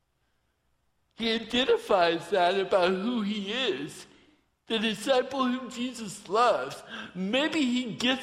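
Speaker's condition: Torsion dystonia; mild fibular cerebral palsy from birth

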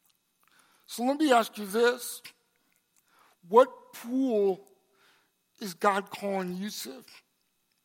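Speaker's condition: Cerebral palsy; congenital

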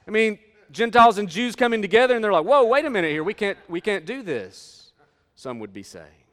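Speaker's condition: No condition

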